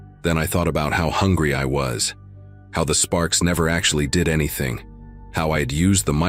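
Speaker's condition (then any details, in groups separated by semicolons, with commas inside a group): No condition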